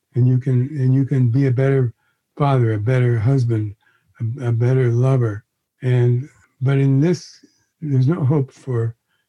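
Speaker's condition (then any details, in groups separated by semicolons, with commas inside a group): Parkinson's disease; chief symptom torpor, sluggishness, lethargy rather than shakes, exhaustion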